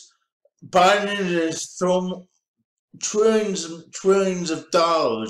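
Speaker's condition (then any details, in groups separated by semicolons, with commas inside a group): Cerebral palsy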